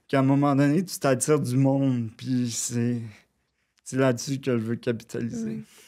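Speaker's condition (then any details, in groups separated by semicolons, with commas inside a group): Cerebral palsy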